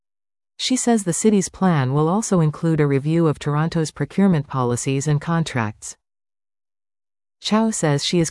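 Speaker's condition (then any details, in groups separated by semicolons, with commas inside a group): No condition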